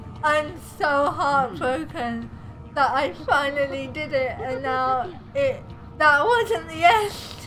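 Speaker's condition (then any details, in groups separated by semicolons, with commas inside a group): Cerebral palsy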